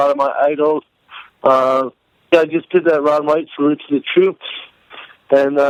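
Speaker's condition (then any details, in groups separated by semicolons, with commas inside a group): Cerebral palsy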